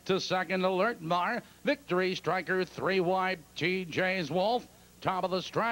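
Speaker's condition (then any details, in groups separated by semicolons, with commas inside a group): No condition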